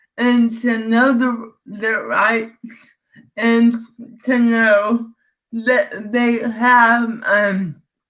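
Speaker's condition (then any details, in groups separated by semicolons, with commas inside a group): Cerebral palsy; from birth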